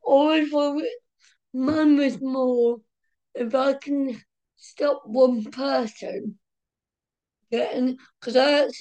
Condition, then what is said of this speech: Cerebral palsy. I experienced my first discrimination at work, because one of the other workers used to mimic the way that I speak.